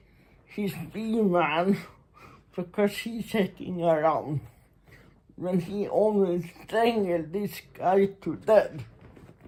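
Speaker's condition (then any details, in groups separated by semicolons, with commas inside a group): Muscular Parkinson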